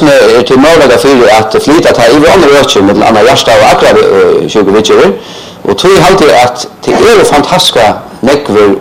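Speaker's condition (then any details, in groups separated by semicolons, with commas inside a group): No condition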